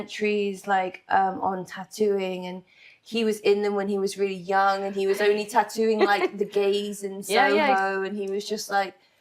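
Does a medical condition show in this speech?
No.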